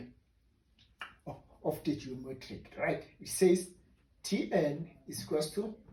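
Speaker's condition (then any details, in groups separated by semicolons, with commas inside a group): No condition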